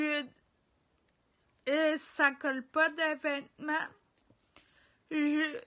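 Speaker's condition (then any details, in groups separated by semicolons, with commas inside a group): Ataxia; degenerative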